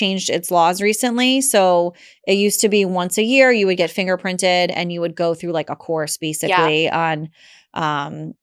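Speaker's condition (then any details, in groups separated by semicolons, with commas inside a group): No condition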